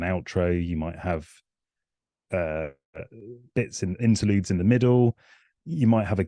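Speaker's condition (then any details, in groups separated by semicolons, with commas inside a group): No condition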